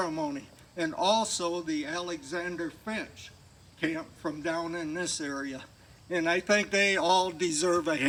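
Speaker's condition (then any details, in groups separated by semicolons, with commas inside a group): No condition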